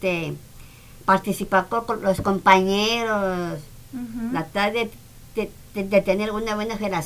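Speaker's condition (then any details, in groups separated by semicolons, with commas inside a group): Down syndrome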